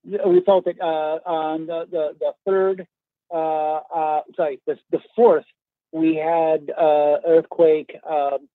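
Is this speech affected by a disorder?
Yes: aphasia after stroke; stroke 3 years ago at Magic Castle, cedar sinai hospital, 15 months speech therapy, limbs unaffected; sounds remarkably well, about 99% fluent when speaking fast, trouble when speaking slowly; initially could not speak, word-finding trouble when slow, reading and writing fine.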